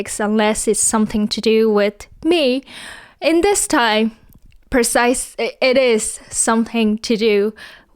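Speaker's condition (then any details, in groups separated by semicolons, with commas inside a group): No condition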